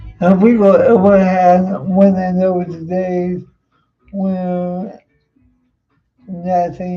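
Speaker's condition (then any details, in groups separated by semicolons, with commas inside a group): Cerebral palsy; uses wheelchair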